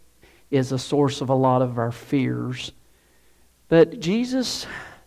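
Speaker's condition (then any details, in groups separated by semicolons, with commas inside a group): No condition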